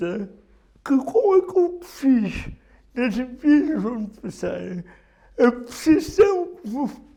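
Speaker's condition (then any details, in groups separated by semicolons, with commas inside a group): Cerebral palsy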